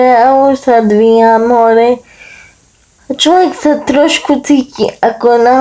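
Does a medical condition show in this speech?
Yes: cerebral palsy.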